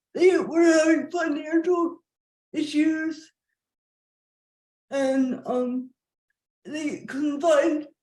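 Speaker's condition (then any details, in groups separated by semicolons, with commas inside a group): Cerebral palsy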